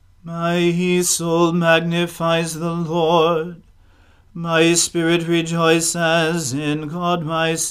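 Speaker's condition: No condition

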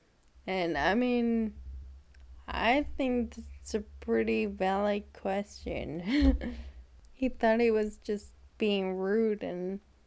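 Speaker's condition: Friedreich's ataxia; about 24 years since diagnosis, age 32

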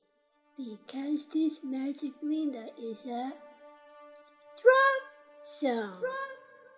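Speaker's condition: Down syndrome; developmental disability

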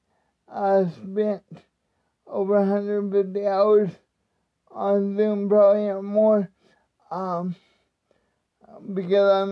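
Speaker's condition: Cerebral palsy; speech not affected by disability

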